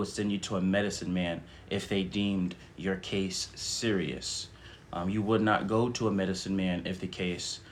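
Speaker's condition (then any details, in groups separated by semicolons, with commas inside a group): No condition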